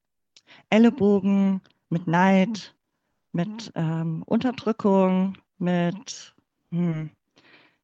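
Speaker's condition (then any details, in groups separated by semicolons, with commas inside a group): Cleft palate; congenital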